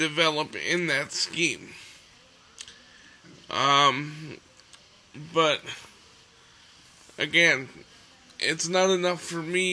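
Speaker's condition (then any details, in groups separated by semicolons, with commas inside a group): Cerebral palsy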